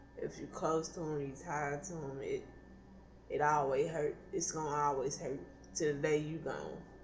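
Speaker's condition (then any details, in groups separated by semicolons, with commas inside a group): Cerebral palsy; not paralyzed, can stand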